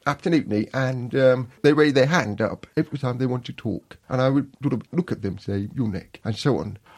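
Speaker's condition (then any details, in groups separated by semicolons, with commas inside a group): Profound deafness; born profoundly deaf, hearing parents, cochlear implant, learnt to speak rather than sign, lip-reads; limited hearing with cochlear implant, needs speakers facing him, one at a time; learnt to speak through hard work in childhood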